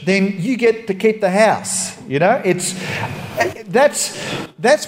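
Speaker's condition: No condition

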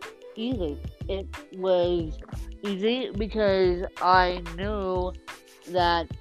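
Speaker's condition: Cerebral palsy; ataxic spastic type

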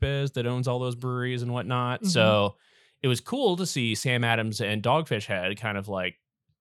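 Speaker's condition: No condition

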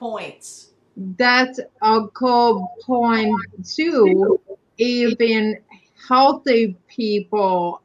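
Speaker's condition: Aphasia after stroke; could not speak at first, no slurred speech at onset, improved with therapy, still affected, varies, cannot sing

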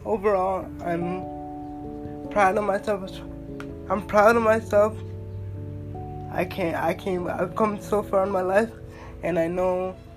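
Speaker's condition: Cerebral palsy; unable to walk

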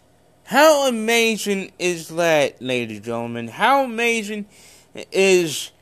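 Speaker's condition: Cerebral palsy; congenital cerebral palsy

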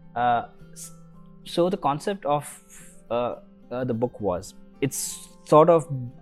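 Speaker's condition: Stammer; stammer since early childhood, noticed around 6-8 years old, feared ordering until 18, saw speech therapist; possible slight pauses, avoids saying name of condition; words with s hard, st very hard, gets stuck after t; prolonged sounds, blocks

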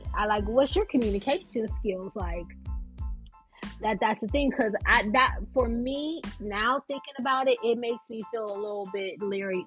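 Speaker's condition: No condition

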